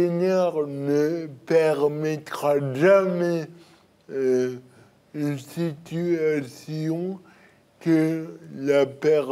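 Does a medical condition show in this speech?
Yes: cerebral palsy; birth injury.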